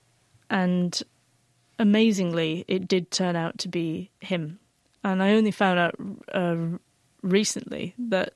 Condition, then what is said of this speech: Stuttering. My stutter has always been quite mild and not that prevalent